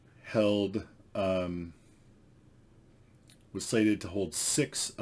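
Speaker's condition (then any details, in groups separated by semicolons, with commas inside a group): No condition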